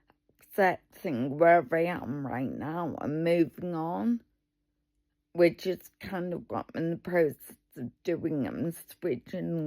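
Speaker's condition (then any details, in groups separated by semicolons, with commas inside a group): Multiple sclerosis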